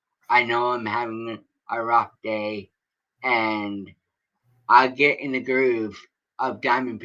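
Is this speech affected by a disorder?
Yes: cerebral palsy.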